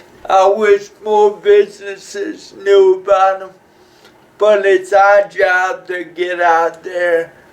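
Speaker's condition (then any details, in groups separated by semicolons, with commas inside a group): Cerebral palsy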